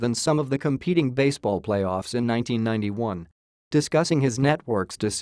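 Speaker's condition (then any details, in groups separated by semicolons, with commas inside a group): No condition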